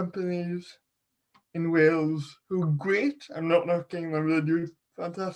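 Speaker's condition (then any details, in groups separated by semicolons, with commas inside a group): Cerebral palsy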